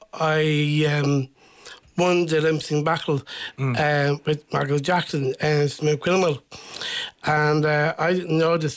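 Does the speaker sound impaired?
Yes: Down syndrome; intellectual disability, acting from age eight at rayfields, then speech and drama training.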